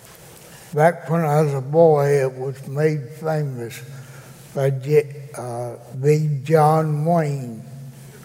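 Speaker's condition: Cerebral palsy; present from birth

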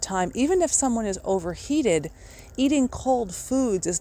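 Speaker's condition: No condition

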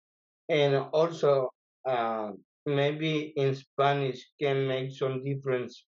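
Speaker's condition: Infantile cerebral palsy; event at cesarean birth, weakness walking, standing, walked from age three, exams in Mexico

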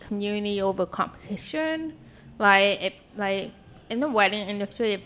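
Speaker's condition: Deafness; deafness often unnoticed

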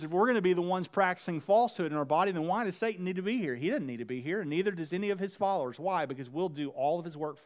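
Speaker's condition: No condition

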